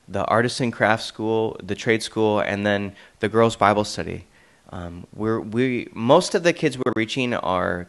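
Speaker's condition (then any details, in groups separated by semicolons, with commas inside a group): No condition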